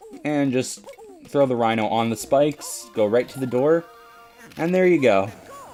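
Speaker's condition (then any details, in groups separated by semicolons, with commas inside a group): No condition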